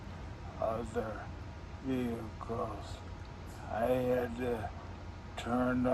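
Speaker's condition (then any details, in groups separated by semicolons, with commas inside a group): ALS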